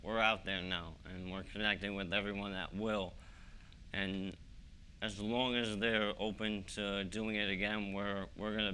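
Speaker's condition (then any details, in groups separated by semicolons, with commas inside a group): ALS; young-adult onset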